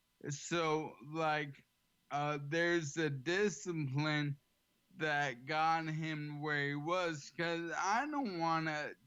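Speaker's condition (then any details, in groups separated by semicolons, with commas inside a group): ALS; slightly slurred, has to slow down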